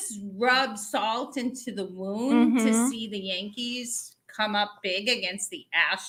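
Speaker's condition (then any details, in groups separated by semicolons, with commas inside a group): No condition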